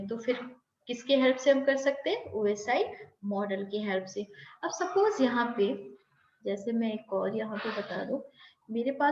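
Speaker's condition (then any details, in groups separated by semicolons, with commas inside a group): No condition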